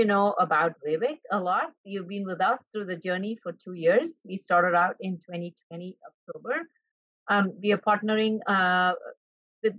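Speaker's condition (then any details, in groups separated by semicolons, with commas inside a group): No condition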